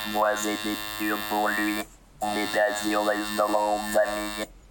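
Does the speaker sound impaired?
Yes: total pharyngolaryngectomy; first cancer 3 years ago, chemoradiotherapy, tracheal stenosis, second cancer, partial oesophagectomy, neck dissection; no natural voice, cannot shout or laugh, phone understood only by family, caregivers, lost in noise.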